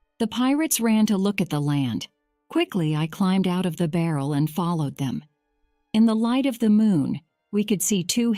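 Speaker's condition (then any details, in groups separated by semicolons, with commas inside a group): No condition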